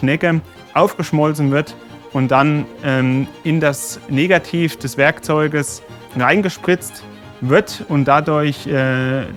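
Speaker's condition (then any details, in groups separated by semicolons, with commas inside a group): No condition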